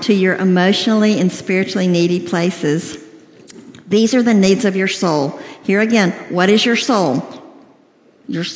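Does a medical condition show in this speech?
Yes: cleft lip and palate, severe.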